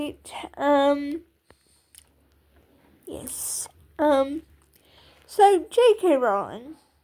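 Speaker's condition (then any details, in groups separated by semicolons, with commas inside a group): Cerebral palsy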